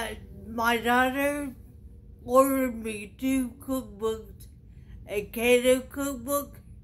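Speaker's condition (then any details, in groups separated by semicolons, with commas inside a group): Traumatic brain injury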